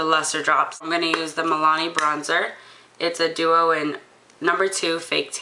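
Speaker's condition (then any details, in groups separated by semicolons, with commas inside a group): No condition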